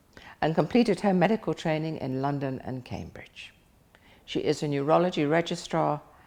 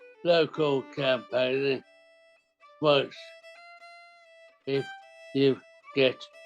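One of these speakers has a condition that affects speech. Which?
The second: primary lateral sclerosis; primary lateral sclerosis, rare motor neuron disease; 5.5 years since onset.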